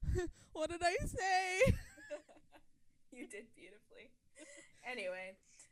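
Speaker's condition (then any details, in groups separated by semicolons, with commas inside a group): No condition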